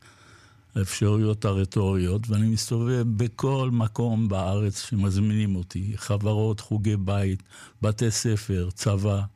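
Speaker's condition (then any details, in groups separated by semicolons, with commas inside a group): Parkinson's disease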